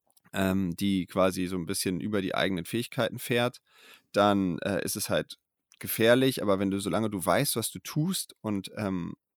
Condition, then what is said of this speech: No condition.